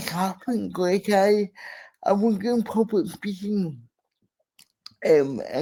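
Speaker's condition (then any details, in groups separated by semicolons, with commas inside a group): Cerebral palsy; speech impairment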